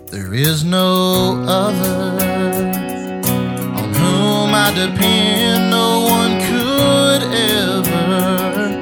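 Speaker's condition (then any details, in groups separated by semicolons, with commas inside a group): No condition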